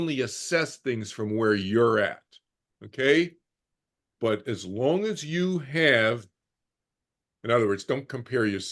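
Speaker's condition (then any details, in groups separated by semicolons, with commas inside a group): No condition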